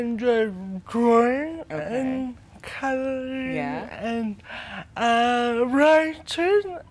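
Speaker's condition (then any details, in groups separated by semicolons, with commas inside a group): Cerebral palsy; speech affected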